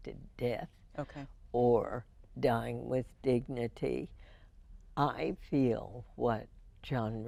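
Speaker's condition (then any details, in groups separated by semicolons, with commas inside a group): Spasmodic dysphonia; imperfect-sounding voice, deliberate pacing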